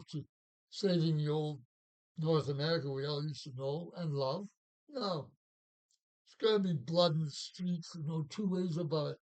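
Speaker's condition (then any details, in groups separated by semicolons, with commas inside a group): Parkinson's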